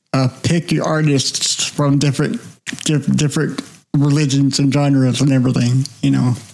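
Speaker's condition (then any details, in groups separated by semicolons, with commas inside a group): Cerebral palsy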